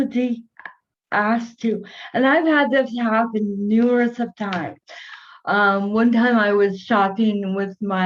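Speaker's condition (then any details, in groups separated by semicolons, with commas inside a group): Cerebral palsy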